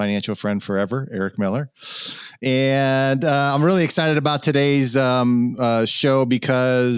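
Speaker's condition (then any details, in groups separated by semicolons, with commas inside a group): No condition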